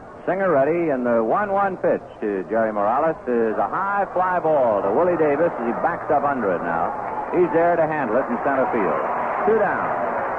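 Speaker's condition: No condition

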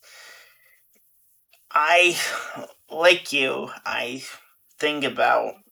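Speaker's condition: Friedreich's ataxia; diagnosed at age 17 or 18 in final high school year, earlier uncoordinated and clumsy, progressive

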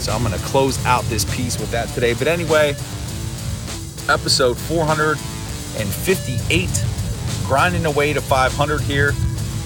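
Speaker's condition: No condition

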